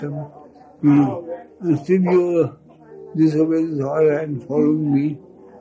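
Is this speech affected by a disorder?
Yes: speech loss after head injury; speech lost after accident.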